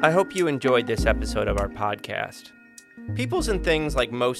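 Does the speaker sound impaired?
No.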